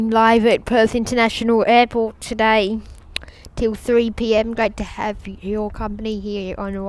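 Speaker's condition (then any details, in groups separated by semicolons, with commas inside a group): No condition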